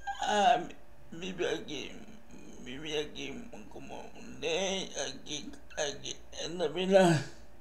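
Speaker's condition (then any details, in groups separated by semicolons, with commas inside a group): Cerebral palsy; speech affected by cerebral palsy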